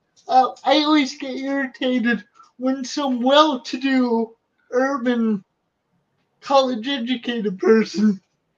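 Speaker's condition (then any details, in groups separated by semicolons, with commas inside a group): Cerebral palsy; wheelchair user, physical therapy; undiagnosed problem over past year and a half, on seven medications including pain medication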